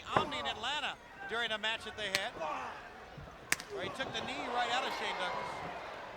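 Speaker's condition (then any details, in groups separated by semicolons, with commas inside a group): No condition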